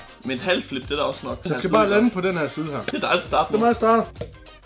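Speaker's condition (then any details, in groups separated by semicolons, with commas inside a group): No condition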